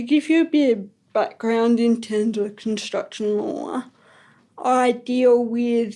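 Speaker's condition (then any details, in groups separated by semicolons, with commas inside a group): Ataxic cerebral palsy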